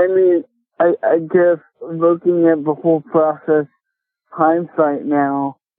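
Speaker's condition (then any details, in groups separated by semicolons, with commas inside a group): Cerebral palsy; speech affected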